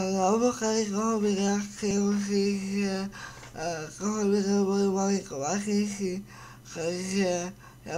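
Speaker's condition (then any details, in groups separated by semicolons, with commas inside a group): Cerebral palsy; childhood onset, affects speech and movement centers, right-side paralysis; atypical speech, somewhat worse now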